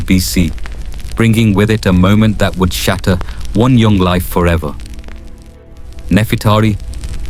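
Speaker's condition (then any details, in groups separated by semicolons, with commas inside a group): No condition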